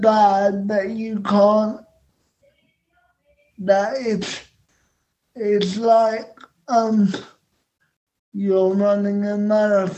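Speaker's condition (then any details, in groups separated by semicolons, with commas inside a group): Cerebral palsy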